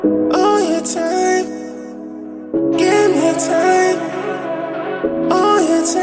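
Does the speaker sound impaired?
No.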